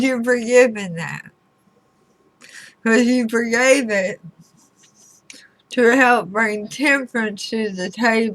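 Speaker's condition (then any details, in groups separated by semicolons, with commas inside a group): Throat cancer radiation damage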